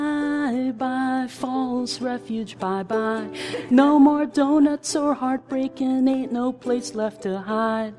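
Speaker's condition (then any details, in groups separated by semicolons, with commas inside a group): No condition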